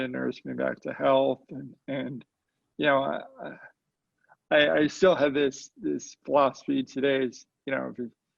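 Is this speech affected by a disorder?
Yes: cerebral palsy; very mild form, difficult birth, heart transplant as teenager; diagnosed at age three; mild form affects speech.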